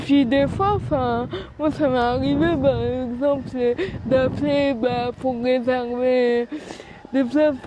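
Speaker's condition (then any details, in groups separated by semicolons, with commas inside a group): Cerebral palsy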